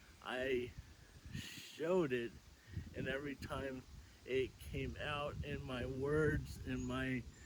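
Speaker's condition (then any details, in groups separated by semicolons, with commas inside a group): Cerebral palsy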